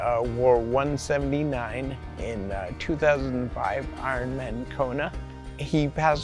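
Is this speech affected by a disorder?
Yes: ALS; bulbar onset.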